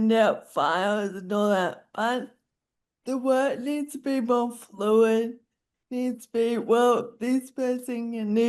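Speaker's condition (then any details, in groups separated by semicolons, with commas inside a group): Friedreich's ataxia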